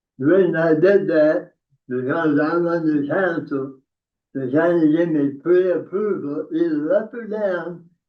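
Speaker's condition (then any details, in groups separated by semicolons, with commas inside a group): Tongue cancer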